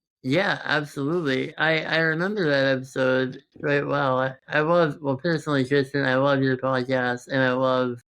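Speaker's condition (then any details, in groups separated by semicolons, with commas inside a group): Congenital muscular dystrophy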